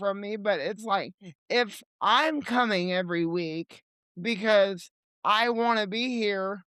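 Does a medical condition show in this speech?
Yes: cerebral palsy; limited mobility, legs.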